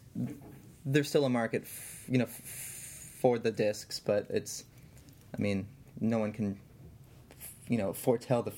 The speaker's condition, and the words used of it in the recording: Stuttering. Sorry, I have a stutter sometimes.